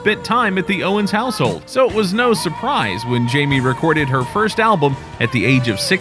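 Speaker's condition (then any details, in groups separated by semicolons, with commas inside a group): No condition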